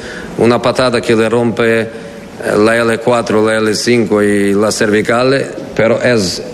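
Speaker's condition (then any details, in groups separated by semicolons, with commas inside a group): No condition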